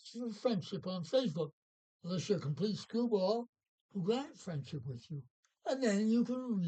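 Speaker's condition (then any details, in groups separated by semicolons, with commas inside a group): Parkinson's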